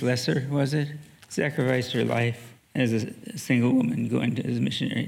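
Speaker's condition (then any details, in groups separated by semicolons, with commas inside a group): Parkinson's disease; began with worse handwriting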